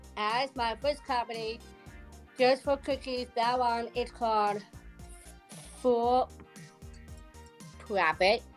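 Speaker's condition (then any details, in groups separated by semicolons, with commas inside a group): Down syndrome; present from birth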